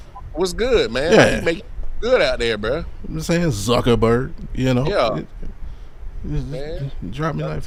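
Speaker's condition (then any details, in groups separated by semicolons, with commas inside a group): No condition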